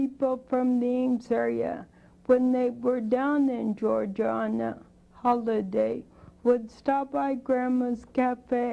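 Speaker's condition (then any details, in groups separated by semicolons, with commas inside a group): Spinocerebellar degeneration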